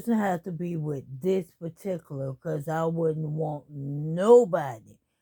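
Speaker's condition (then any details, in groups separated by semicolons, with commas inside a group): ALS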